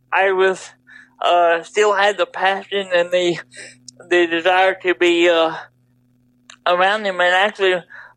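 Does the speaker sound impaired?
Yes: double hemiplegia cerebral palsy; right side weaker than left.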